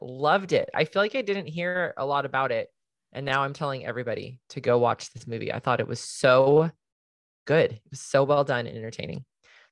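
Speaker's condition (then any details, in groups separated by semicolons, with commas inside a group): No condition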